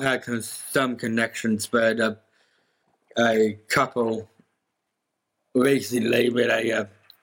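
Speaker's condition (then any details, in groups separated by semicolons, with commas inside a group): Down syndrome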